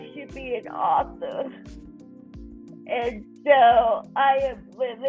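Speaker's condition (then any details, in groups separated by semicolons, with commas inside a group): Cerebral palsy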